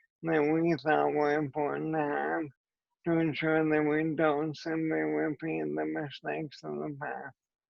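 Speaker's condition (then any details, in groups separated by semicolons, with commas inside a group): ALS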